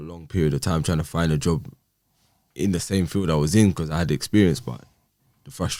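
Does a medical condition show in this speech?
No.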